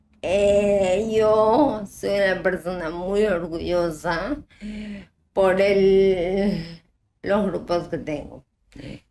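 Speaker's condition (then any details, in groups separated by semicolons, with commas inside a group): Ataxia type 1; speaking and pronunciation problems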